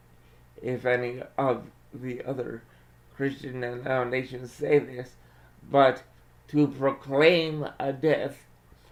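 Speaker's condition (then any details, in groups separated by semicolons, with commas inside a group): Cerebral palsy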